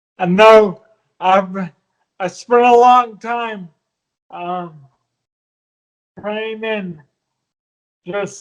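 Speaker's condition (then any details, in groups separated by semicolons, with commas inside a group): Multiple sclerosis; talking good, breathing laboured, voice improves within hours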